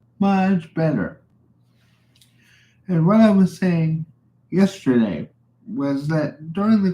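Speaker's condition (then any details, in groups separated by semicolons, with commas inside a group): Cerebral palsy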